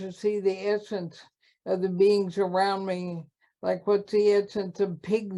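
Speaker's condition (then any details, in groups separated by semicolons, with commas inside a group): ALS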